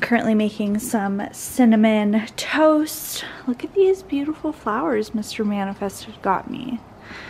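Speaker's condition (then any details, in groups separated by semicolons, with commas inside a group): No condition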